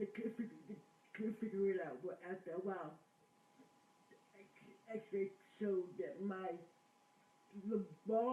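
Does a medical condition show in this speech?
Yes: cerebral palsy.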